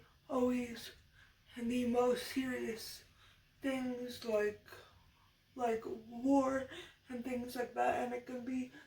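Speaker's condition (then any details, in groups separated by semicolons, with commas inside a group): Cerebral palsy, severe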